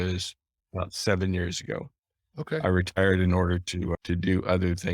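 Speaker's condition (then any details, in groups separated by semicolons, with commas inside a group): No condition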